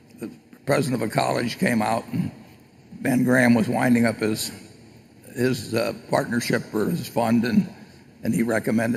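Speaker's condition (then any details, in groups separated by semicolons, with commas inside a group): No condition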